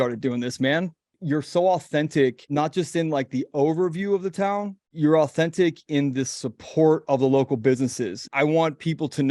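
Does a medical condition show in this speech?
No.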